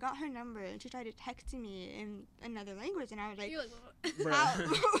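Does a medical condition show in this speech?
Yes: deaf; mainstream schooling, speech therapy, mother signs; wears hearing aid, never turns it off, feels lost without it; understanding depends on familiarity with speaker's voice, mispronounced Fergie's name whole life.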